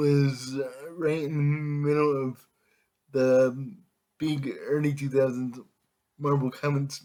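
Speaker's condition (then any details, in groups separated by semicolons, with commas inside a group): Cerebral palsy; able to speak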